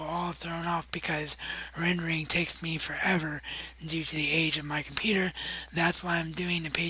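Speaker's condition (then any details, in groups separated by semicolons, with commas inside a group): Cerebral palsy; wheelchair bound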